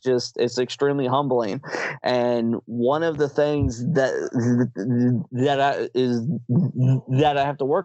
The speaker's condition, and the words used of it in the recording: Stuttering. You notice that, like, we're speaking and like we're talking, and like the more comfortable that I get, like, with somebody, like, the better my speech gets.